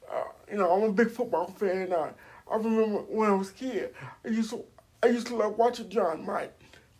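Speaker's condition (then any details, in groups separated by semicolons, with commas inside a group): Cerebral palsy; age 42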